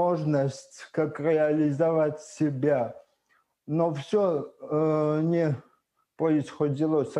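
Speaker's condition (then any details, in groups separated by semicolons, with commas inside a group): Cerebral palsy; from birth, wheelchair, spasticity; earlier severe spasticity flare-ups; initially unintelligible speech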